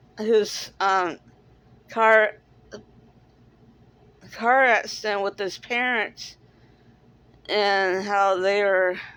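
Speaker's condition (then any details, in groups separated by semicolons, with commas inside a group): Cerebral palsy; speaks differently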